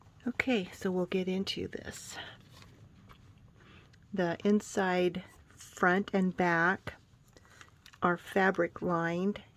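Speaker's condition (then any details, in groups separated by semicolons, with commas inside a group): No condition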